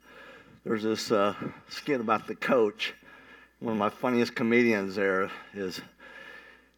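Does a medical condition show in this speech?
Yes: cleft palate; revived by nurse.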